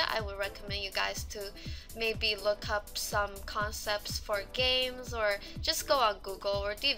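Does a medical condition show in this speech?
No.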